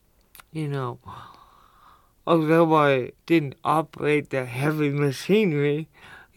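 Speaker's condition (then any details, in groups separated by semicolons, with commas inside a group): Cerebral palsy; cerebral palsy since childhood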